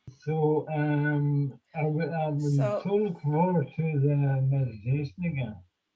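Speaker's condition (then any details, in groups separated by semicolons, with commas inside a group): Motor neurone disease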